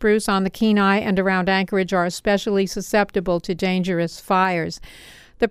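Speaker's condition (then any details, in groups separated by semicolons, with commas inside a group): No condition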